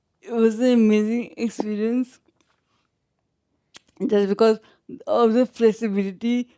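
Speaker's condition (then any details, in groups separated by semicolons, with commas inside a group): Traumatic brain injury, severe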